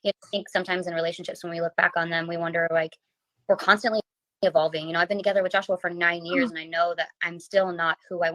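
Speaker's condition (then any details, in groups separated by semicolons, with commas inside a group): No condition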